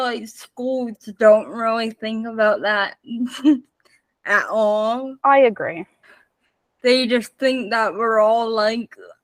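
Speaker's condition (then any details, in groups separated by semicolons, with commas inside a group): Spastic cerebral palsy, mixed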